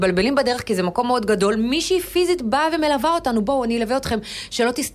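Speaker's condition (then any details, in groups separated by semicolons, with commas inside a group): No condition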